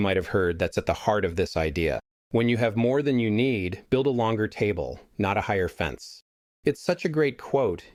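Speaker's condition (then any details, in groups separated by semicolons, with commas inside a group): No condition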